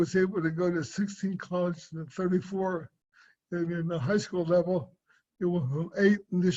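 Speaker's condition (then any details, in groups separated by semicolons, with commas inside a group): Cerebral palsy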